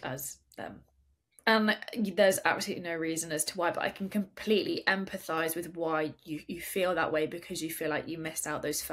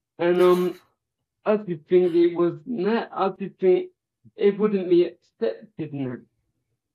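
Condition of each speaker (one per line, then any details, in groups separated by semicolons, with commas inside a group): No condition
Cerebral palsy; from birth, legs only, multiple hamstring and foot surgeries; wheelchair user, walks indoors with aid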